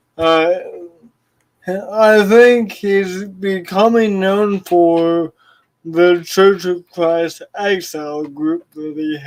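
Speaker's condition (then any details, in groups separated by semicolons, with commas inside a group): Cerebral palsy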